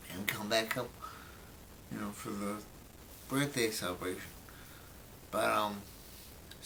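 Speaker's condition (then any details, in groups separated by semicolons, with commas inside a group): Brain injury; memory greatly affected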